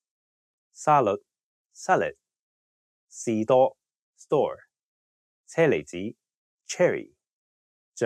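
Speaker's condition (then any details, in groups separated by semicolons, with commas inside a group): No condition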